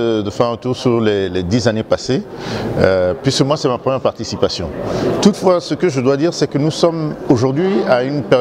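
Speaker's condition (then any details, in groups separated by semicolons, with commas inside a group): No condition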